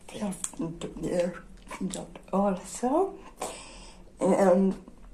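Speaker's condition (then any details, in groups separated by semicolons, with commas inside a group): Generalized dystonia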